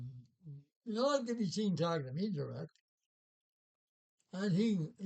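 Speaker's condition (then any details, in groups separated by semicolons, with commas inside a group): Parkinson's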